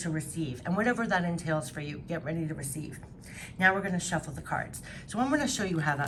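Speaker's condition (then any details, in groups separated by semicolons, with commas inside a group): No condition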